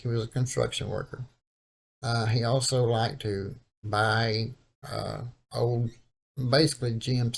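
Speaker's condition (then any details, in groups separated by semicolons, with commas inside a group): Cerebral palsy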